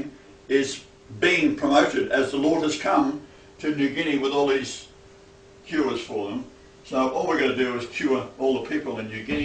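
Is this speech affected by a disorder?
No.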